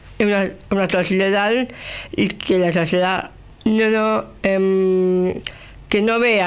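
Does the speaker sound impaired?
Yes: Down syndrome; age 35.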